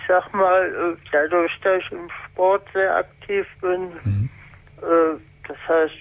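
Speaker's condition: Spastic paralysis since birth; mainly in hands

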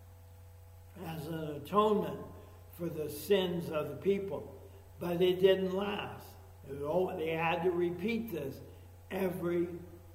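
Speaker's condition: ALS; ALS diagnosed this past spring, no cure, affects speaking, swallowing, walking; emergency room visit after aspirating breakfast, only shallow breaths, could not breathe deeply; talking sounds funny and goofy, frequent aspiration when eating

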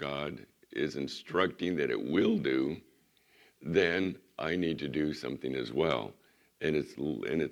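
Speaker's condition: Vocal cord surgery recovery; resting voice

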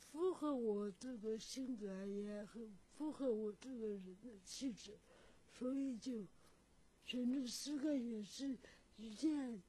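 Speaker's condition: Cerebral palsy; impaired mobility

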